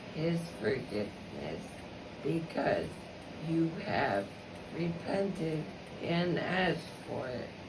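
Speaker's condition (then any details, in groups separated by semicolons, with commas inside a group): ALS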